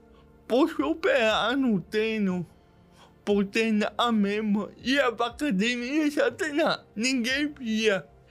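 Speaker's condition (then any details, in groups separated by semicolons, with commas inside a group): Cerebral palsy; diagnosed in childhood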